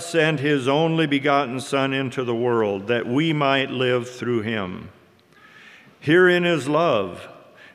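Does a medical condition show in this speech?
No.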